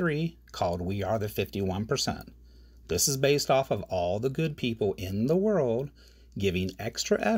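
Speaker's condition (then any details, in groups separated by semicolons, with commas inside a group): No condition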